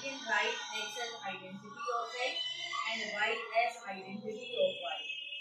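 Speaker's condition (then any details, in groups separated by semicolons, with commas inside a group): No condition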